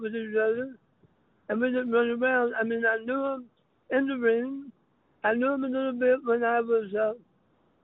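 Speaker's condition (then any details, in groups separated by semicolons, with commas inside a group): Throat cancer; voice box kept, lasting impact on throat and speech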